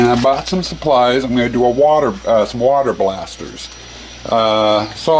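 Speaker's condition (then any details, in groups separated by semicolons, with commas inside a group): No condition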